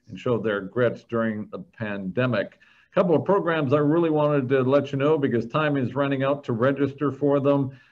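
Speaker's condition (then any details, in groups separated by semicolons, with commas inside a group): No condition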